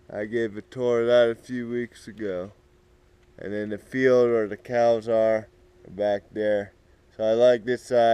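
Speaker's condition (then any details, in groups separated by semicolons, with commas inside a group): Cerebral palsy; spastic, affects walking and legs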